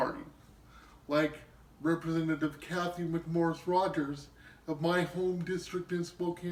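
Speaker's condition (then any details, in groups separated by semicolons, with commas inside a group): Cerebral palsy; cerebral palsy from birth, wheelchair user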